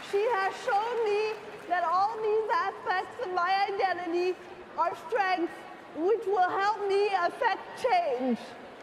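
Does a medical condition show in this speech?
Yes: cerebral palsy, spastic quadriplegia; spastic quadriplegia, premature birth.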